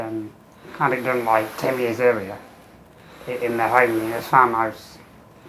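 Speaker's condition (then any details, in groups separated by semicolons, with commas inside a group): Muscular dystrophy; wheelchair user, tracheostomy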